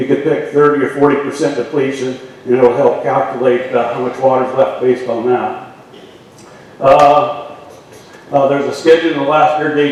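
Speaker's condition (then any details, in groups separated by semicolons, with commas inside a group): No condition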